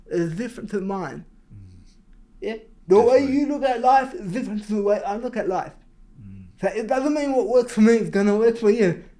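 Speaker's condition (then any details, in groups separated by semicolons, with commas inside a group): Cerebral palsy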